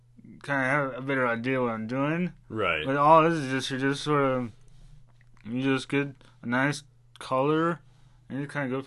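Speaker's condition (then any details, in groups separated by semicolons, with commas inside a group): Rapid onset dystonia-parkinsonism; neurological and muscular disorder, onset age 27 within two weeks, then stopped progressing, resembled stroke, diagnosed at Mayo Clinic; affects speech, balance and dexterity, Parkinson-like characteristics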